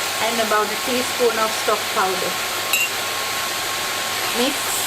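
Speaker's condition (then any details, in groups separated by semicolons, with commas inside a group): No condition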